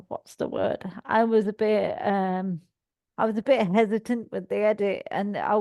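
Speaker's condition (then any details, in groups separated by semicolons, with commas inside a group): Cerebral palsy; all four limbs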